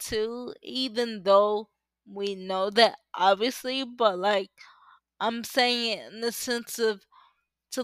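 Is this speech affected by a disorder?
Yes: cerebral palsy; uses power wheelchair.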